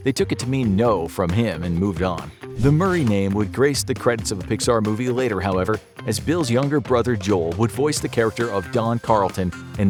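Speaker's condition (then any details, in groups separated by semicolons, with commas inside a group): No condition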